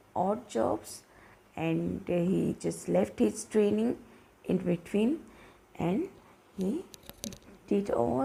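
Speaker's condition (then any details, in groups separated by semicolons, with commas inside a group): No condition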